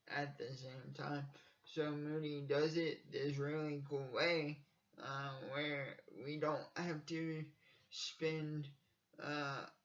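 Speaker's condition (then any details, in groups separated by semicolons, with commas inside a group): Cerebral palsy; from birth, uses wheelchair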